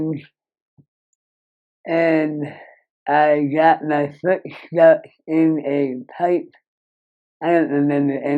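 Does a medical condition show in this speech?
Yes: Moebius syndrome; severe nerve damage.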